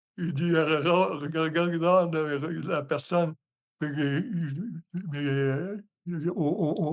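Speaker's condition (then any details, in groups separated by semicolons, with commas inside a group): Hemiparalysis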